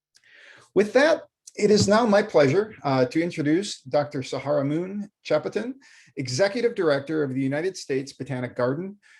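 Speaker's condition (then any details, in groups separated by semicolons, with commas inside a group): No condition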